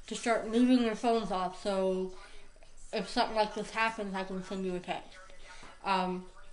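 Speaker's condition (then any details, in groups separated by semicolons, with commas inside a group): No condition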